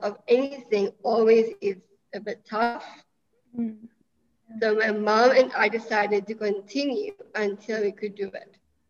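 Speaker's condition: Down syndrome; present from birth

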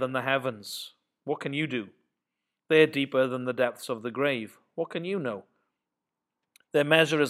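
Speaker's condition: No condition

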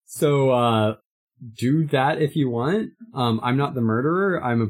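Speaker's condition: No condition

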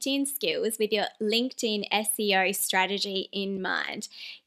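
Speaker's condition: No condition

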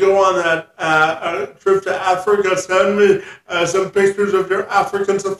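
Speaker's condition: Cerebral palsy; present from birth

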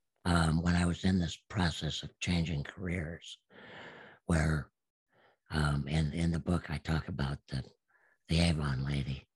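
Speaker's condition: Absent vocal cords; from gunshot through neck, confirmed on repeated exams, speech therapist saw no hope; still practices speaking; self-taught speech over about ten years, sounds made first then shaped by mouth, slight hoarseness, unique voice

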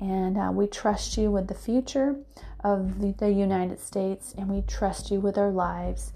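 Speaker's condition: No condition

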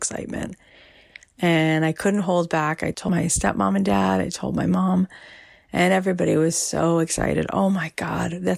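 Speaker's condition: No condition

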